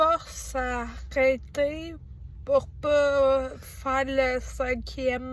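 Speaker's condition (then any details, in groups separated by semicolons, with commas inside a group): Ataxia; degenerative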